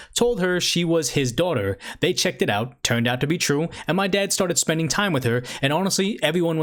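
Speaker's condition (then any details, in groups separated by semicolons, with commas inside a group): No condition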